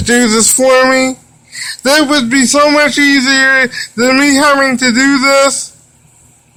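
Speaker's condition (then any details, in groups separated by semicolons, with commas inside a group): Cerebral palsy; wheelchair user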